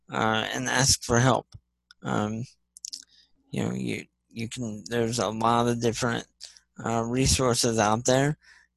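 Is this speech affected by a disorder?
Yes: spastic cerebral palsy; physical and occupational therapy in childhood, multi-handicap class, once on 24 medications.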